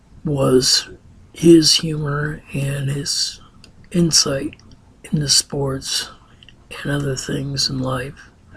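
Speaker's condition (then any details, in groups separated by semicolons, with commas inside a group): Ataxia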